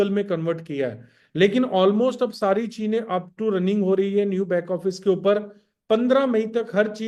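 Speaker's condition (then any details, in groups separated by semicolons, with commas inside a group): No condition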